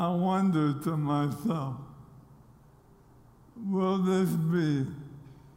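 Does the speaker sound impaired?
Yes: ALS; losing ability to speak clearly, voice does not sound as expected.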